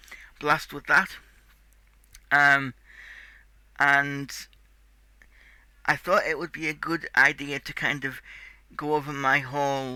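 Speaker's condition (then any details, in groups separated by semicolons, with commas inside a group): Cerebral palsy; tight muscles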